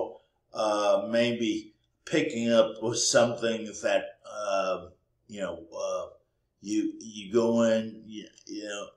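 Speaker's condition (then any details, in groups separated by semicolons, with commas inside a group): Cerebral palsy; speech may sound drunk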